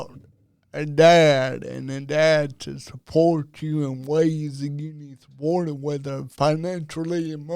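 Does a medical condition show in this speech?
Yes: cerebral palsy; diagnosed at about age two.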